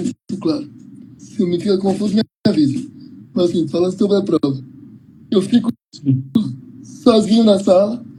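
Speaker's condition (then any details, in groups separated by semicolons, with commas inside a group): Cerebral palsy; uses wheelchair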